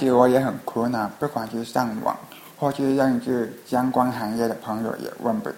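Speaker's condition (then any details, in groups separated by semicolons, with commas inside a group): Hearing impairment; trouble following fast speech in Skype video meetings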